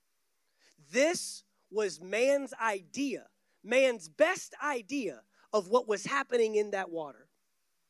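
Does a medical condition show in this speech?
No.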